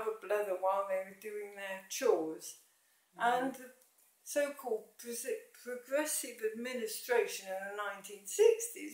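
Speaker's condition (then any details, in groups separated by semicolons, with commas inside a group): MND, mild; speech slightly affected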